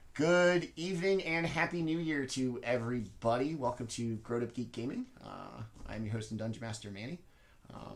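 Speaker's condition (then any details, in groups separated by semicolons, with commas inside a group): No condition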